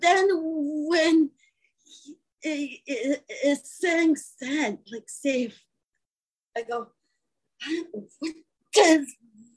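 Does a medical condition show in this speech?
Yes: stuttering; attended a speech course; here repeated sounds.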